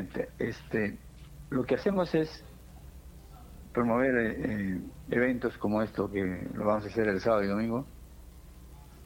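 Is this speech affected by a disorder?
Yes: Parkinson's disease; 11 years since onset.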